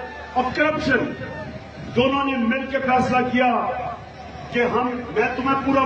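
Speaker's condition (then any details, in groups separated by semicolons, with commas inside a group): No condition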